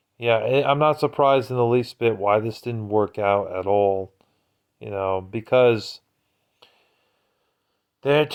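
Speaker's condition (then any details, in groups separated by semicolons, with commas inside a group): No condition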